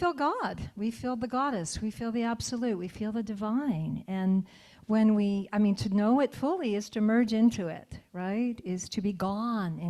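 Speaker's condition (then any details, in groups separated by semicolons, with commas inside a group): No condition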